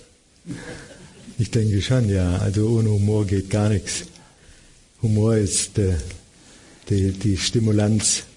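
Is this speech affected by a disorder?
Yes: Parkinson's disease; diagnosed at age 57, began with resting hand tremor, confirmed by brain imaging; host asks for his voice to be made louder.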